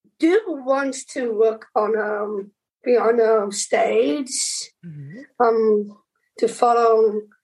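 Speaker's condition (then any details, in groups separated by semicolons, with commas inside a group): Down syndrome; speech praised as impressive by co-star Sean McElwee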